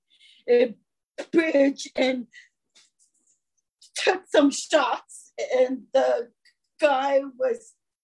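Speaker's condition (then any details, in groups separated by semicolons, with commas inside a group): Stuttering; prolonged sounds, blocks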